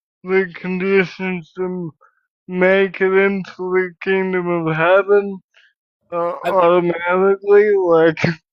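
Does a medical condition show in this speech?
Yes: cerebral palsy.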